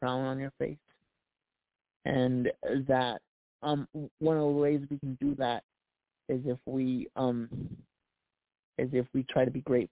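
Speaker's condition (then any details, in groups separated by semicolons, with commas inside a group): Cerebral palsy; past challenges speaking up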